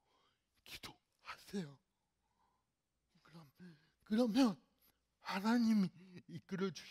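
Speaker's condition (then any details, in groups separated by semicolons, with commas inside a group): Cerebral palsy; fairly severe in childhood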